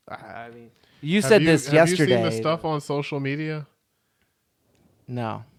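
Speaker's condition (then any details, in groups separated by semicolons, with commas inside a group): No condition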